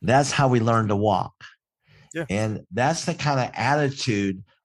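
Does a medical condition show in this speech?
Yes: cleft palate; congenital cleft palate.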